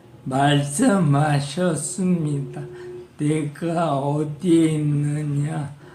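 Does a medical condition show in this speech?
Yes: Parkinson's disease.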